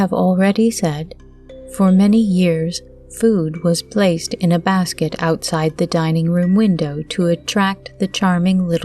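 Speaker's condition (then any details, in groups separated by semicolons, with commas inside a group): No condition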